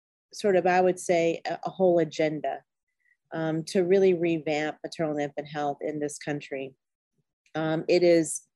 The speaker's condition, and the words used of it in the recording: No condition.